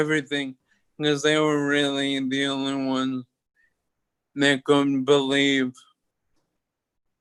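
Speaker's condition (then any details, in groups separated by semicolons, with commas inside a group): Toxic leukoencephalopathy, locked-in syndrome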